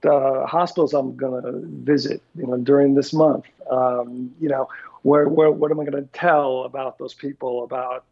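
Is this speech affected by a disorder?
Yes: aphasia after stroke; massive stroke, right-side paralysis and impaired comprehension at onset, initially global aphasia; about 14 years since stroke, aphasia persists, trains before speaking events; no speech at onset, first year ~1,000 words mostly nouns without verbs, must concentrate on speech.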